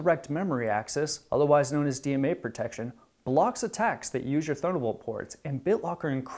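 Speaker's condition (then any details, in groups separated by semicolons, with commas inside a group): No condition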